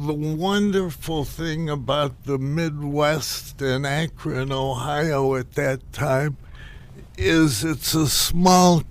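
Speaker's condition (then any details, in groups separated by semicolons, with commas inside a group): Parkinson's disease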